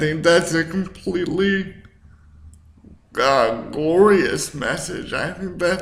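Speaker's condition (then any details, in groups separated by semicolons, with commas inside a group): Cerebral palsy; speaks slower at times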